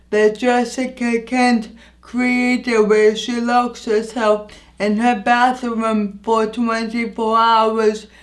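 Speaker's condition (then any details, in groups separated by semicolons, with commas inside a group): Anoxic brain injury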